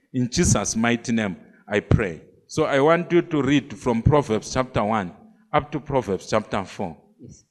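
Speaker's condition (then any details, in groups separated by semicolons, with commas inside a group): No condition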